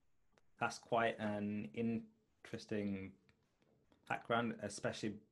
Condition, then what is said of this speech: Stuttering. Yeah, I completely understand as well, because from a personal perspective, I've been stuttering since the age of 4.